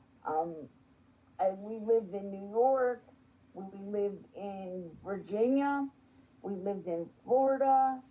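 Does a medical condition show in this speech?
Yes: spastic quadriplegic cerebral palsy.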